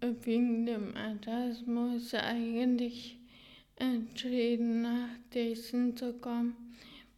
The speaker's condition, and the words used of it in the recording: Ataxia. Hauptsächlich immer um Kommunikation und das äh, die Sprachvermögen bei mir eingeschränkt ist, nimmt mich eigentlich die Verwaltung nicht.